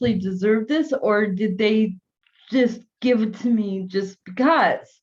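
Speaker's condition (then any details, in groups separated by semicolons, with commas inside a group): Cerebral palsy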